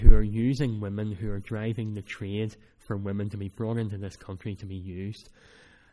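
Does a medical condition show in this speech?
Yes: cleft palate; speech not that clear at times.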